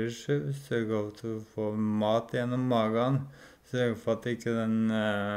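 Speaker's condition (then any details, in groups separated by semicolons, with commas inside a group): ALS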